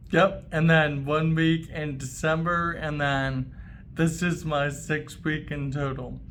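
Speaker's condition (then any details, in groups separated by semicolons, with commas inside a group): ALS; voice affected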